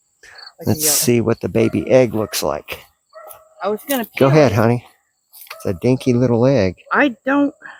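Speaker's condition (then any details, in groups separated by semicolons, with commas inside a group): No condition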